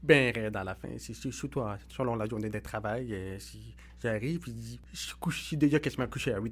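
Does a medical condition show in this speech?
Yes: profound deafness; congenital profound deafness, hearing aids from early childhood, early delay, cochlear implant very late at age 11; uses cochlear implant, lip reads to confirm messages, prefers FaceTime over phone, struggles in group conversation; articulation may differ from hearing speakers.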